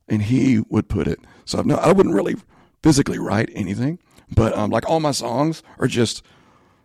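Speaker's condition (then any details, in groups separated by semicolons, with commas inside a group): Spasmodic dysphonia; voice issue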